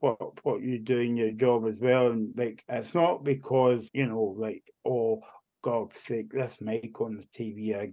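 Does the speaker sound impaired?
Yes: cerebral palsy; cerebral palsy affecting right side, used Zimmer frame when younger, school physio to walk unaided; walks and talks now; childhood speech hard for others to understand, speech therapy at school, learned to talk.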